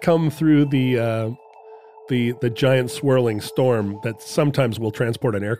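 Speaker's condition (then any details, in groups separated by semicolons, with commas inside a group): No condition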